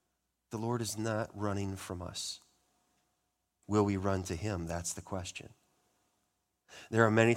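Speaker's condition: No condition

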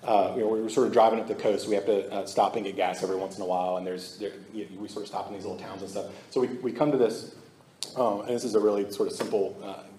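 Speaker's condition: No condition

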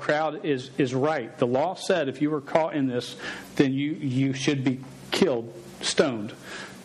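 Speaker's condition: Stutter; probably present in childhood; repeated sounds

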